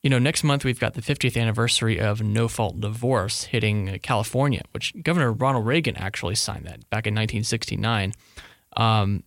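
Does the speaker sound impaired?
No.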